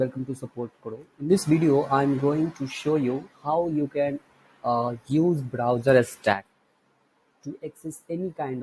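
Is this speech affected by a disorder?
No.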